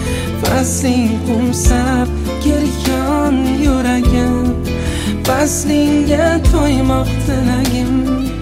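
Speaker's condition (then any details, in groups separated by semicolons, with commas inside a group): No condition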